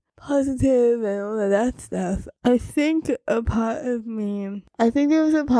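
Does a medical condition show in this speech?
Yes: cerebral palsy; lifelong, spasticity in legs.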